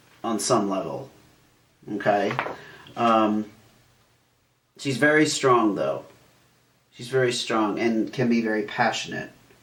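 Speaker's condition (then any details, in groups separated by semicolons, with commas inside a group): No condition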